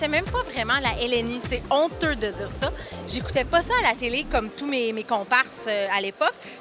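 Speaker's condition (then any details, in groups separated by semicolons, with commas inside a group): No condition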